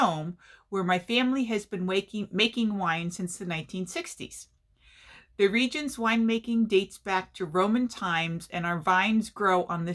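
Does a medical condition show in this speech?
No.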